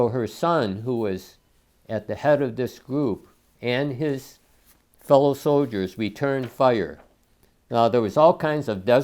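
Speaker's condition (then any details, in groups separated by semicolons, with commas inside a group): No condition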